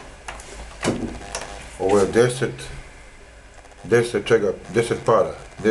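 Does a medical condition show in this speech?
No.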